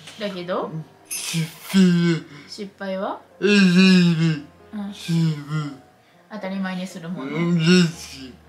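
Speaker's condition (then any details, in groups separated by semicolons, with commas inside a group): Cerebral palsy; severe; severe disability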